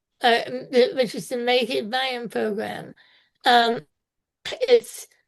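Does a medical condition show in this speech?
Yes: spinal muscular atrophy type two.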